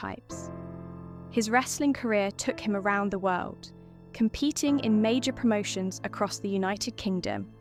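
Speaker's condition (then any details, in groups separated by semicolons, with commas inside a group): No condition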